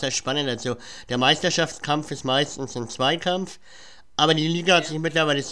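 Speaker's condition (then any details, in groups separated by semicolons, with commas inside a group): Cleft palate; speech impediment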